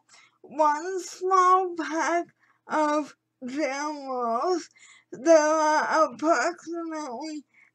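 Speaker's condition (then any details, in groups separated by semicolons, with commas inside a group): Cerebral palsy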